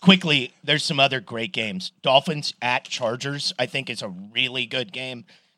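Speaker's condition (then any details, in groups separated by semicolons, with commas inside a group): No condition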